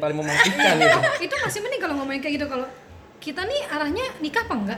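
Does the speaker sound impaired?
No.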